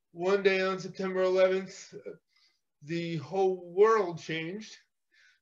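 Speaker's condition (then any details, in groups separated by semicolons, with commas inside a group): Cerebral palsy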